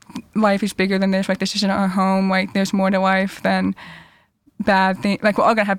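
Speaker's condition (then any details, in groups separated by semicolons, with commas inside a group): Deafness; hearing loss found second grade, had passed tests via cues, hearing aids third grade, cochlear implants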